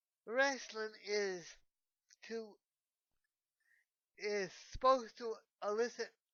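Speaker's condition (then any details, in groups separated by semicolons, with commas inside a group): Cerebral palsy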